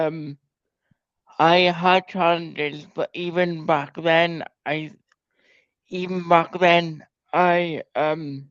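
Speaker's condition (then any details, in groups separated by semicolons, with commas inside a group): Cerebral palsy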